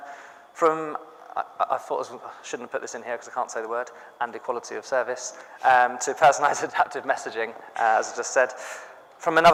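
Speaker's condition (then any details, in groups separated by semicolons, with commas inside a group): No condition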